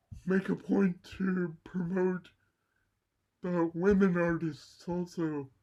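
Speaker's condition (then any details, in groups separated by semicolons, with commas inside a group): Cerebral palsy; mild left side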